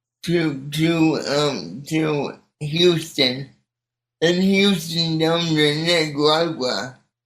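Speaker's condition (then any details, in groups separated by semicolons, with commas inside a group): Cerebral palsy; spastic type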